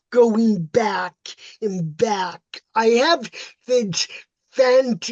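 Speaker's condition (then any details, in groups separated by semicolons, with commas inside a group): Cerebral palsy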